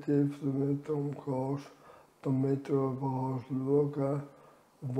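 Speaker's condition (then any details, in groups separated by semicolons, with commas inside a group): Amyotrophic lateral sclerosis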